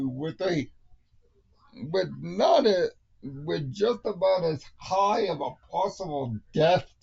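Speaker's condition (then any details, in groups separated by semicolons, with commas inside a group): Cerebral palsy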